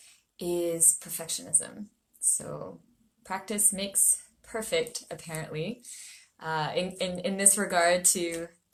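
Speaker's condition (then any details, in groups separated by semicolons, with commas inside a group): No condition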